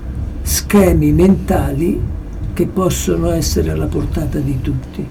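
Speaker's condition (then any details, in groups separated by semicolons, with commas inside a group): Parkinson's disease; approaching final stage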